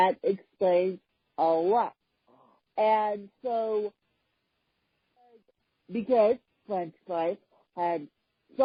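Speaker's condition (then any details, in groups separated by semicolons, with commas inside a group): Hemiplegic cerebral palsy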